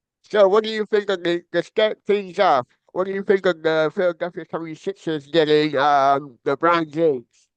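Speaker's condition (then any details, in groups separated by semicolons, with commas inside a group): Cerebral palsy; cerebral palsy, from birth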